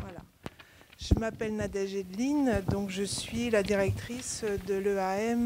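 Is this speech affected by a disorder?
No.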